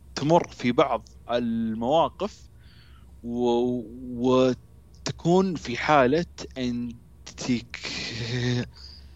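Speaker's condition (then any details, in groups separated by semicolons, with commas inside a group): Stuttering; control program at Irada Club, then program with speech therapist, past relapses; prolonged sounds, blocks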